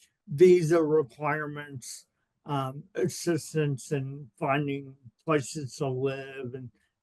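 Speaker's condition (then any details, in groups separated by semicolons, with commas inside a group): Cerebral palsy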